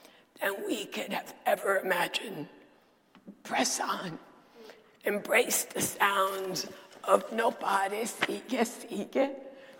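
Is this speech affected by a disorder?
Yes: dysphonia; still preaches with this voice.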